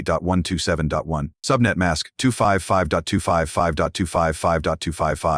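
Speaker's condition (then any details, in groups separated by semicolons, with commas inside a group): No condition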